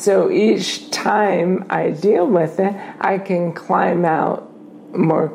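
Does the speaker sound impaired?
Yes: ALS; diagnosis took a year, onset with falling while running and a limp, legs and arms basically paralyzed; tongue weakness, sounds as if after a couple glasses of wine.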